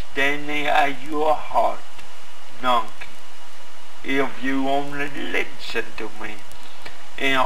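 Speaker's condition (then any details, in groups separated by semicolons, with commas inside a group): Cerebral palsy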